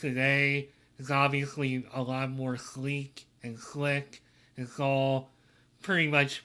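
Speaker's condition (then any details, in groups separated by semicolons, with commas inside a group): Cleft lip and palate; congenital cleft lip and palate, part of a rare syndrome with other issues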